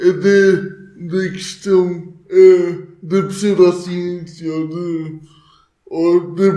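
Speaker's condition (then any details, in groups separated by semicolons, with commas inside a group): Cerebral palsy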